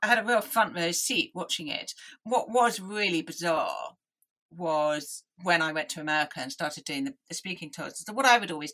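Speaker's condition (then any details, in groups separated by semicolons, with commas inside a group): Deafness; analog hearing aids in childhood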